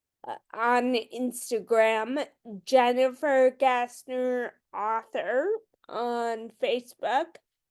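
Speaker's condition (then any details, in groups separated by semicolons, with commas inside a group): Friedreich's ataxia; genetic neuromuscular disease, teen onset; diagnosed around age 16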